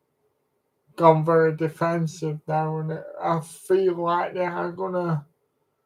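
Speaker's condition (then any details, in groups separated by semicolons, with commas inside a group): Cerebral palsy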